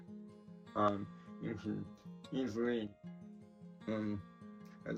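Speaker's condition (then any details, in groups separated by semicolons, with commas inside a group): Cerebral palsy; tends to mess up words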